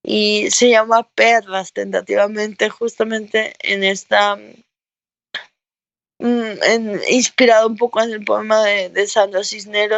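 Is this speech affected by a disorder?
Yes: cerebral palsy.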